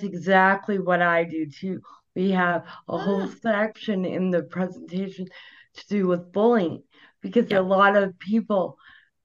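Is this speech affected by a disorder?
Yes: cerebral palsy; onset at birth, needed resuscitation to breathe, diagnosed about 18 months later, physical therapy at Glen Rose Play School; always walked, atypical gait without natural rhythm, scooter for about 12 years; no speech therapy needed as child, thanks to mother.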